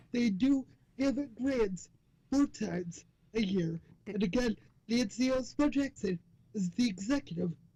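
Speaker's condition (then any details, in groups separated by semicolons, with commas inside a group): Cerebral palsy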